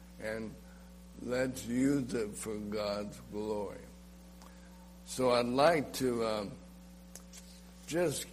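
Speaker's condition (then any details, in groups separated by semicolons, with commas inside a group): ALS; ALS (amyotrophic lateral sclerosis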